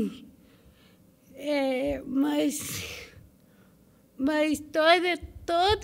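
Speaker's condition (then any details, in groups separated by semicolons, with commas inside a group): Cerebral palsy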